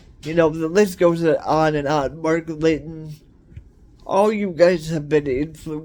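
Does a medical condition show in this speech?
Yes: cerebral palsy; cerebral palsy, wheelchair.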